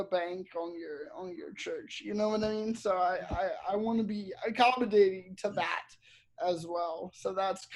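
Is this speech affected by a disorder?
Yes: cerebral palsy; audibly affected speech.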